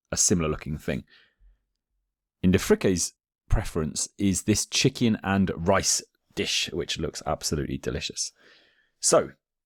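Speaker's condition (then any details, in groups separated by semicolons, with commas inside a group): No condition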